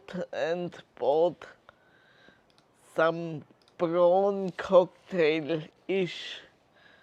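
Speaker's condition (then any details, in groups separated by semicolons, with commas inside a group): Multiple sclerosis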